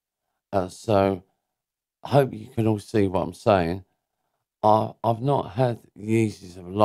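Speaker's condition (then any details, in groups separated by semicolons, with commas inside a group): Cerebral palsy; diagnosed as baby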